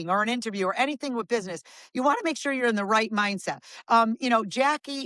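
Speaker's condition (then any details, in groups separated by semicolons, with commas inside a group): No condition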